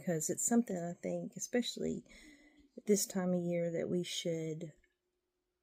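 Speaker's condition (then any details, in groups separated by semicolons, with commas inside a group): No condition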